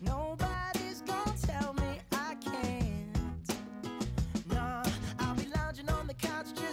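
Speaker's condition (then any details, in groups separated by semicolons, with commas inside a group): No condition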